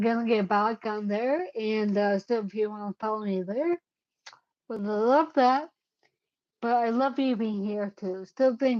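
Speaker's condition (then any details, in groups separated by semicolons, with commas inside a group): Cerebellar ataxia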